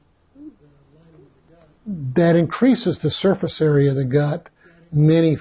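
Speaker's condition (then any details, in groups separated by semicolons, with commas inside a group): No condition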